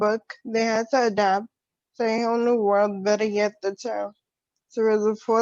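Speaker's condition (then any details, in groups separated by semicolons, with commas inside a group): Cerebral palsy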